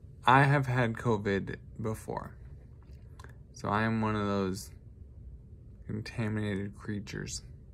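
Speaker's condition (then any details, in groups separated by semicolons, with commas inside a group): Traumatic brain injury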